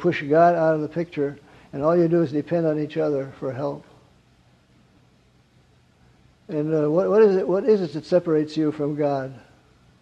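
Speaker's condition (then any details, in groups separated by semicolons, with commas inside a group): Parkinson's; wakes at night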